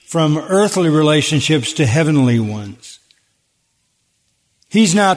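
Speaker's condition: No condition

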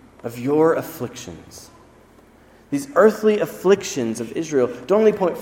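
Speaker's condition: No condition

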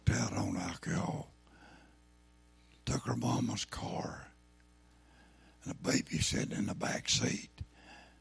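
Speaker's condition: Throat cancer, lost vocal cord

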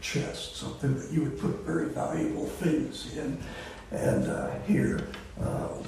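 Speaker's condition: Voice disorder; not contagious

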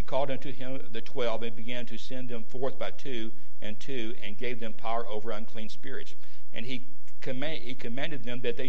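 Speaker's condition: Stuttering; stutter as usual way of talking, recent neck surgery; throat may get scratchy during talk, Halls lozenges at hand; worse when unwell, mistaken for stroke by Life Squad paramedics; repeated sounds

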